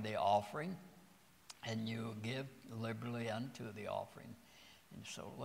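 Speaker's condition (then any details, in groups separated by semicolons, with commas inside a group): No condition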